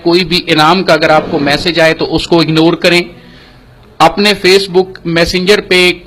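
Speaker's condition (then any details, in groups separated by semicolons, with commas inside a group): No condition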